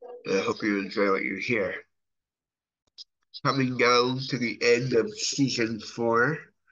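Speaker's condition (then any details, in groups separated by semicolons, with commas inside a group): Cerebral palsy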